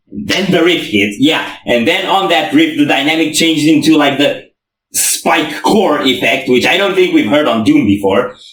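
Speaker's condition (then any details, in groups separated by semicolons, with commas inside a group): No condition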